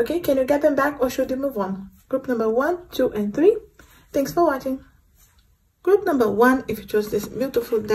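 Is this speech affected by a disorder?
No.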